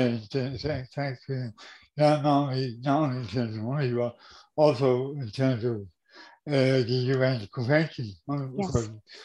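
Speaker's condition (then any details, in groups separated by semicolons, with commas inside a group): Cerebral palsy; diagnosed about 50 years ago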